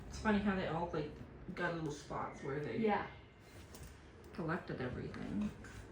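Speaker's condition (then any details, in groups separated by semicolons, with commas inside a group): No condition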